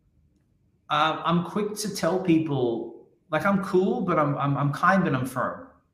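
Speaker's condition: No condition

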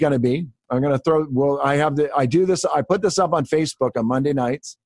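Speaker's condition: No condition

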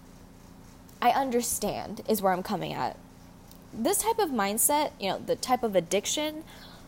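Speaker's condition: No condition

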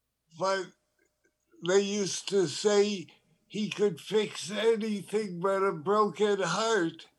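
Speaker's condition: Parkinson's disease; diagnosed over 9 years ago, tremor, uses medical cannabis for tremor relief

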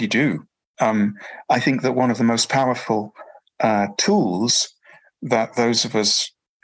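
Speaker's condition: No condition

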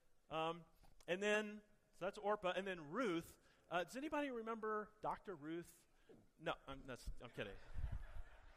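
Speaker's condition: No condition

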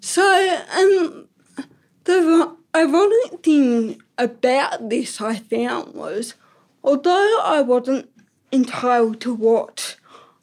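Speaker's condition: Ataxic cerebral palsy; f33

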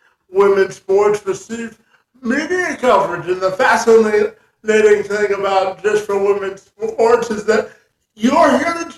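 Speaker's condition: Cerebral palsy; congenital, present since birth

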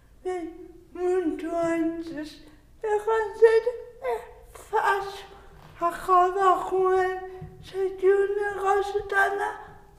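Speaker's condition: Cerebral palsy; cerebral palsy from birth

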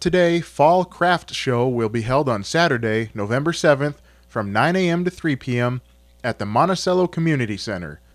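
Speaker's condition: No condition

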